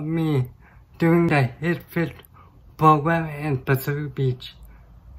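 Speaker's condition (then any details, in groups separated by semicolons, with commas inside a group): Cerebral palsy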